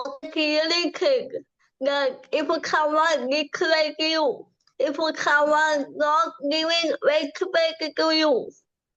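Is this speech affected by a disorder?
Yes: cerebral palsy; from birth.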